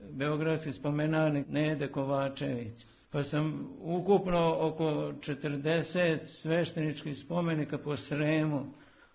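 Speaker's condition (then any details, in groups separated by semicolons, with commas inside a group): Parkinson's disease; walks about 8 km daily, very active, reports no difficulties from the illness; converses normally, illness not noticeable on radio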